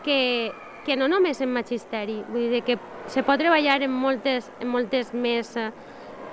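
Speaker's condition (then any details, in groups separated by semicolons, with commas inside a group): No condition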